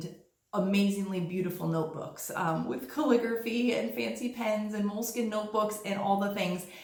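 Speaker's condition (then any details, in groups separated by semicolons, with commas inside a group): No condition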